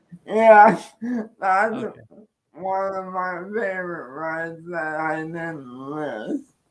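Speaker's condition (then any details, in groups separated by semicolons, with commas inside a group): Cerebral palsy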